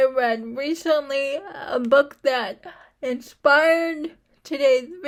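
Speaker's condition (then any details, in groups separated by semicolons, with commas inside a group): Cerebral palsy; uses wheelchair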